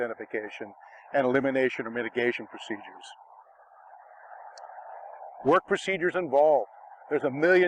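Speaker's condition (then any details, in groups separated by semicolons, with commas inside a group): No condition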